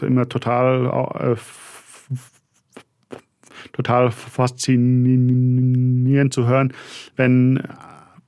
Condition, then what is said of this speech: Stuttering. Ich bin bei Mannheimer Morgen in der Lokalredaktion als Reporter angestellt und ich und ich stottere, wie ihr jetzt spätestens schon gemerkt haben solltet.